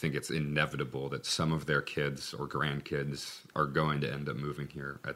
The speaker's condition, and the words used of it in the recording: None; typical speech.